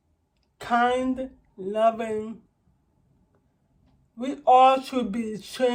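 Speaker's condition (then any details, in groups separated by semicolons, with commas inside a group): Cerebral palsy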